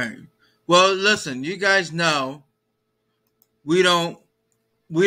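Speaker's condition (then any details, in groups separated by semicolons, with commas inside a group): No condition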